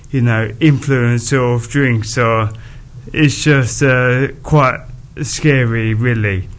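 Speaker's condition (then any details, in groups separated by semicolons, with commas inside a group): Motor neurone disease; progressive neurological disorder affecting muscles throughout the body; diagnosed about nine months before recording, balance problems and falls, mobility impacted, drags legs walking; speech heavily impacted, slowed down, slurred around the edges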